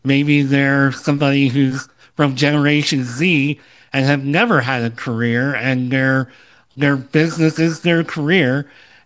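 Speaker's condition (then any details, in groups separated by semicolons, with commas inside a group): Cleft lip and palate, Opitz G/BBB syndrome; earlier low confidence speaking and presenting, improved with podcast practice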